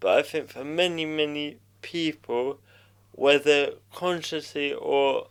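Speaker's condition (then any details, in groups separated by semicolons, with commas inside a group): Cerebral palsy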